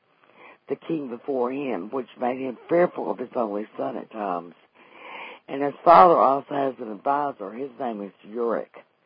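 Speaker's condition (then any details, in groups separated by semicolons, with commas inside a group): Vocal cord paralysis after stroke, unilateral vocal fold paralysis; more than 6 years after stroke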